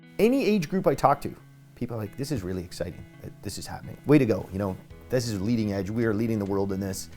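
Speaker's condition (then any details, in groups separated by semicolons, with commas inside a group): No condition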